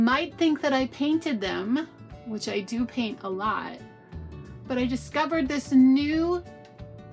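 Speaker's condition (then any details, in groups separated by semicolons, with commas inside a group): No condition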